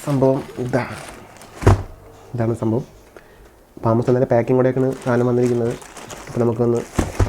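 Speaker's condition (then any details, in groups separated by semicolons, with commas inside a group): No condition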